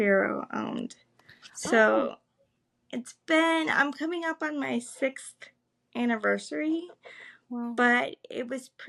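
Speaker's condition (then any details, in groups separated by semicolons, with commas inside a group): Cerebral palsy; spastic legs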